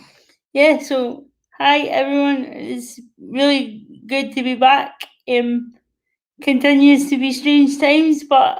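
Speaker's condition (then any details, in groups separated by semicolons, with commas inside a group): Cerebral palsy; non-progressive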